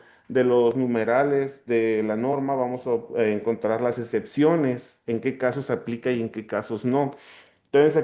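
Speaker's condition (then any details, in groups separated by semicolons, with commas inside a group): No condition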